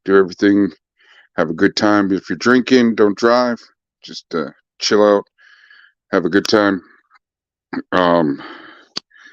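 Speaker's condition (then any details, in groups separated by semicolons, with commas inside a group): No condition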